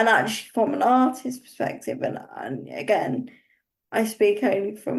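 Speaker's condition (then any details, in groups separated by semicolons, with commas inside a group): Cerebral palsy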